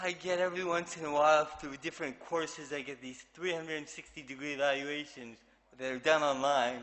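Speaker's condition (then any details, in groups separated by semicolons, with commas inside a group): Cerebral palsy; affects movement and speech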